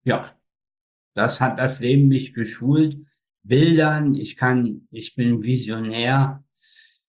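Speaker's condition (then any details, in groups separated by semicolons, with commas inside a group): Spastic tetraparesis; all four limbs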